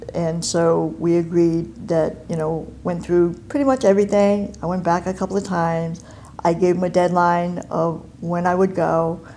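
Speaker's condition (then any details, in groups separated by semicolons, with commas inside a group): Cleft palate and cleft lip; congenital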